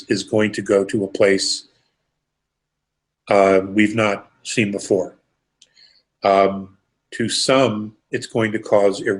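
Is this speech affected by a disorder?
No.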